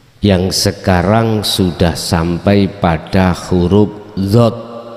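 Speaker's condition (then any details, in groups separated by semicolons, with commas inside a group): No condition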